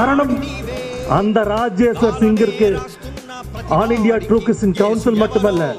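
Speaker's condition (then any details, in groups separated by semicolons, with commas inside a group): No condition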